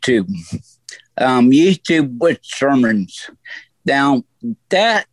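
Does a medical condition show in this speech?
Yes: stroke; voice affected.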